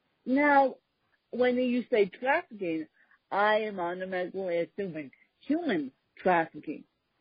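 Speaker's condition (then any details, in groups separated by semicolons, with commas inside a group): Cerebral palsy, mixed, moderate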